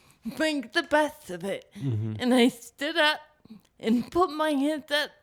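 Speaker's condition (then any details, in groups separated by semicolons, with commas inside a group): Cerebral palsy; from not breathing at birth, cognition unaffected; speaking hard, voice sounds unexpected to listeners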